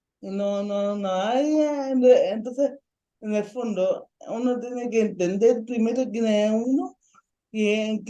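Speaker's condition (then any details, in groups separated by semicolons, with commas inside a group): Ataxic cerebral palsy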